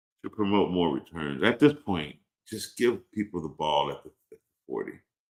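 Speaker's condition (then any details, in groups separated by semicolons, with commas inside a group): No condition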